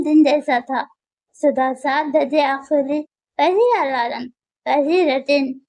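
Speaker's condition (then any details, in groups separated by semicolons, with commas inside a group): Muscular dystrophy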